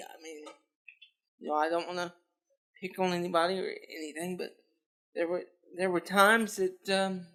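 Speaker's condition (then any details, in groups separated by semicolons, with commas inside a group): Cerebral palsy; lifelong physical disability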